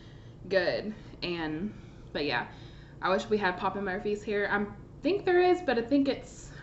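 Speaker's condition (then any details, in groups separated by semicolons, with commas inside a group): No condition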